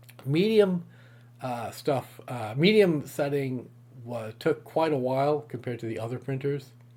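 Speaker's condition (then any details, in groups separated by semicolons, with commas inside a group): No condition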